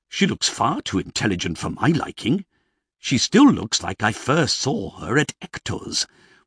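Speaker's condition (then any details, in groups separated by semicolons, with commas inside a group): No condition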